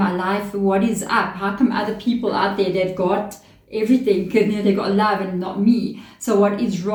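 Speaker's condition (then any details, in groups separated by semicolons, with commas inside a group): No condition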